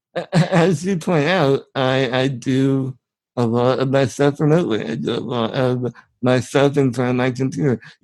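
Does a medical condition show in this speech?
Yes: spinal muscular atrophy; genetic, from birth.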